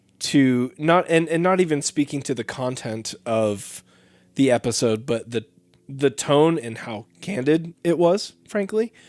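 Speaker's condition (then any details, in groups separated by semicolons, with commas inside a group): No condition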